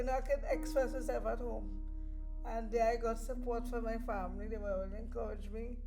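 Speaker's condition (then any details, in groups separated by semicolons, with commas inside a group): Cerebral palsy; lifelong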